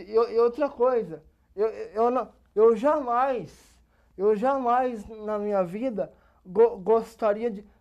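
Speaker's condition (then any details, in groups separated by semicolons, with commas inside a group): Cerebral palsy; age 27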